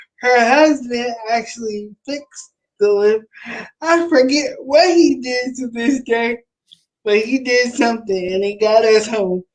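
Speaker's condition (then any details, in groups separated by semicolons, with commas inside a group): Cerebral palsy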